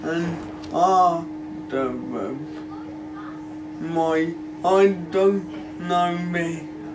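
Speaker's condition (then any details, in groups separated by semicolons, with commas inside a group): Cerebral palsy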